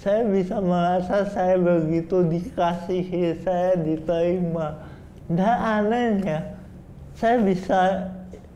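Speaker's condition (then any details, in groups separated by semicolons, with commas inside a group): Cerebral palsy; since birth, breech delivery injury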